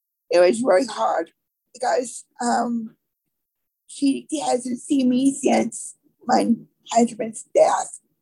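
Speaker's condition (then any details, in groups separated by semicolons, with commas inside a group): Cerebral palsy; from birth, birth defect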